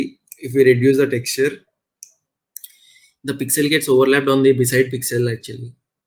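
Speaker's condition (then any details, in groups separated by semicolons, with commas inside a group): No condition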